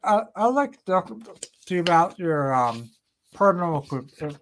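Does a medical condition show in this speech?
Yes: cerebellar ataxia; shaky, symptoms before diagnosis, uses small roller when out goose hunting; starting speech therapy and physical therapy next week, occupational therapy mentioned; slurs a bit, voice affected a little, may need to repeat himself.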